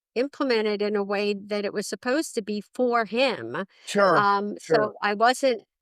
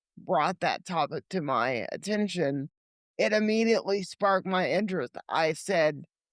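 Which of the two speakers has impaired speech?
The second: cerebral palsy; limited mobility, legs.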